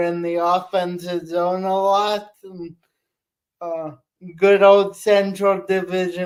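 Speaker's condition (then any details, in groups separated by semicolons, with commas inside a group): Cerebral palsy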